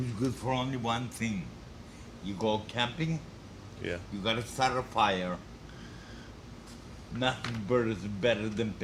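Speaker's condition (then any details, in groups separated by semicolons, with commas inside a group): Multiple sclerosis; diagnosed at age 17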